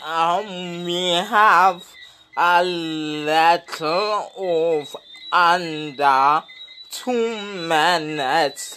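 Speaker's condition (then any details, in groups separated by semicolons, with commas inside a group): Speech impediment; no speech therapy yet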